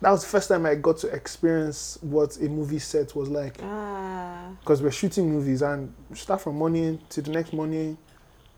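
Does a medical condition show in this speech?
No.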